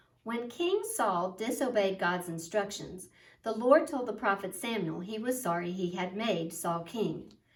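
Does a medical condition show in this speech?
No.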